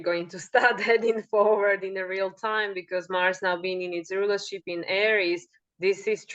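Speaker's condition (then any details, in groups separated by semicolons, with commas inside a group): No condition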